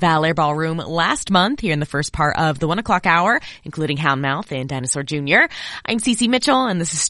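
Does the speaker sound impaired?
No.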